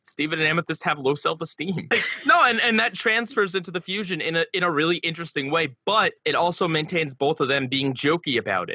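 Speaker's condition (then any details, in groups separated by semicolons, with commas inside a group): No condition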